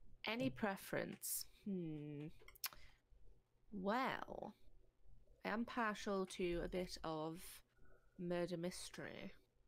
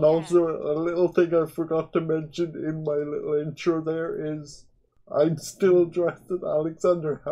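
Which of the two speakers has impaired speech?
The second: quadriplegic cerebral palsy.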